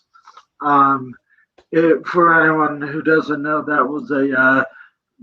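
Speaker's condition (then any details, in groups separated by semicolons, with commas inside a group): Cerebral palsy; present from birth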